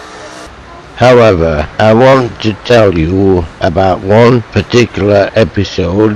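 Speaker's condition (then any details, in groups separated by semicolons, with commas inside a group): Motor neuron disease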